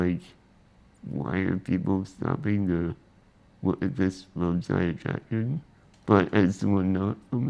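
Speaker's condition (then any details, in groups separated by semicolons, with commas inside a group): Spinal muscular atrophy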